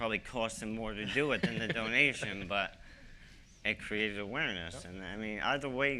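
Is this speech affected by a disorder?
Yes: ALS; young-adult onset.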